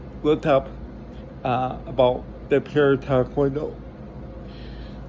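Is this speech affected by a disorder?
Yes: cerebral palsy.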